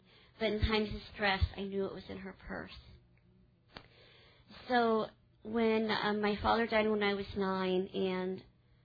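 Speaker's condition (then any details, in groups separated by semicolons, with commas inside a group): Cleft palate; congenital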